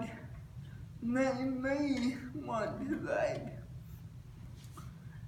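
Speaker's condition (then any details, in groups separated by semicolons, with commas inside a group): Cerebral palsy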